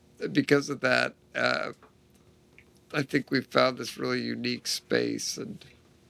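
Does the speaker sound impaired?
Yes: Duchenne muscular dystrophy; spontaneous mutation, no family history, diagnosed at age 3, too weak to walk, wheelchair since age 12; still progressing, stem cell therapy study begun about 12 to 13 years ago.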